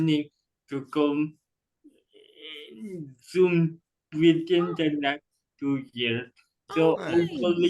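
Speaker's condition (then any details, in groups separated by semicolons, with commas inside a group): Cerebral palsy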